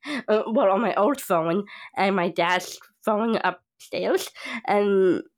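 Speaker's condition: Down syndrome; past knee surgery with metal piece in knee, long hospital stay; age 30, slow to catch breath walking hills, as on Japan trip

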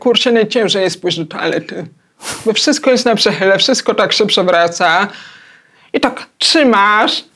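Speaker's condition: Hard of hearing, cochlear implant

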